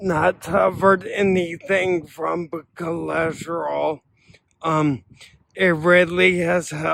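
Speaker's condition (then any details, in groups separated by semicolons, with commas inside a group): Ataxia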